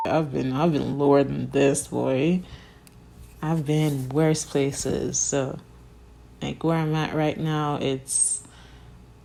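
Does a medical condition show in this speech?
No.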